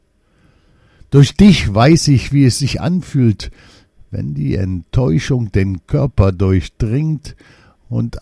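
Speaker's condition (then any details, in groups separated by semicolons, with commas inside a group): No condition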